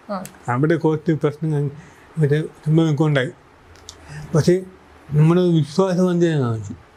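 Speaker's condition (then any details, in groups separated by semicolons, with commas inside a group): Cerebral palsy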